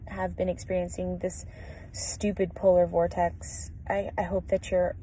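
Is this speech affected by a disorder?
No.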